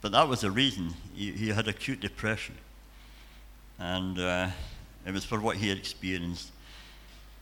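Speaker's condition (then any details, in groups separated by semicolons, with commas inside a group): Cleft palate and cleft lip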